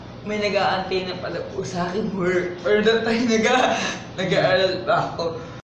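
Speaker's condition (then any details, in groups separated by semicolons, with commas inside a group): Mild cerebral palsy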